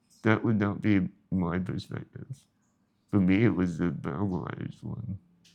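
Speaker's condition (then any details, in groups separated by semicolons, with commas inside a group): Spinal muscular atrophy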